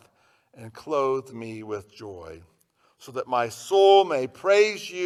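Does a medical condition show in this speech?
No.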